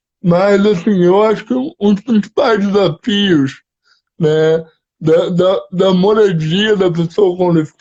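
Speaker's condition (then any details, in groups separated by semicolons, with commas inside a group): Cerebral palsy; motor involvement, uses wheelchair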